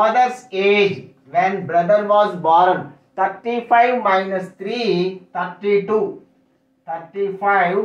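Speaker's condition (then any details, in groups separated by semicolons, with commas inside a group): No condition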